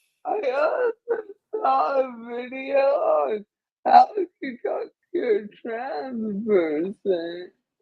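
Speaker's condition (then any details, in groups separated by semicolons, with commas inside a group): Cerebral palsy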